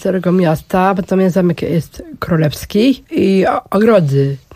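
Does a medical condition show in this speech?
Yes: Down syndrome; extra chromosome 21; able to talk and converse, unlike many non-speaking people with the condition.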